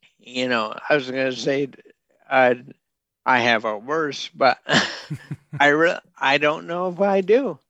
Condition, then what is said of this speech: ALS (motor neuron disease). I can't talk, so I don't know if I should.